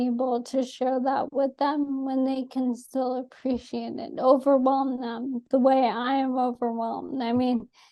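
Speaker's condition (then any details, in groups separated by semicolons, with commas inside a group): ALS; atypical case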